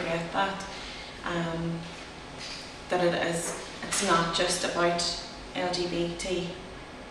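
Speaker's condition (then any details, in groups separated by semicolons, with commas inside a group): No condition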